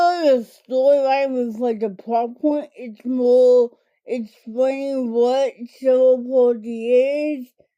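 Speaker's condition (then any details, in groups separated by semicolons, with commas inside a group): Cerebral palsy; primarily affects speech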